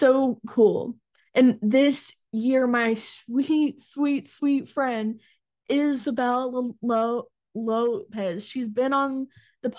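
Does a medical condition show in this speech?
Yes: stuttering; fear of speaking in front of groups, school accommodations for presenting projects, found national stuttering association; stumbles on own name, now stutters freely without guarding speech; here repeated sounds, repeated words, prolonged sounds.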